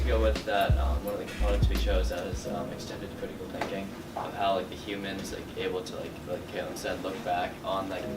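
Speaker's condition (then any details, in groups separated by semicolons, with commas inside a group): No condition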